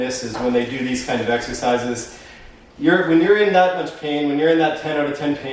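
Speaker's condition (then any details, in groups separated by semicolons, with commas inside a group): No condition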